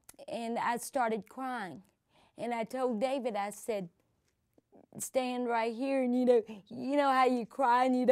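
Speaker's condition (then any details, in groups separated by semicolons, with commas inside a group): Cerebral palsy; from birth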